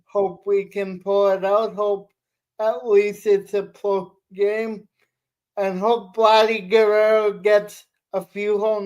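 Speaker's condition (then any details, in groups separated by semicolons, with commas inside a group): Cerebral palsy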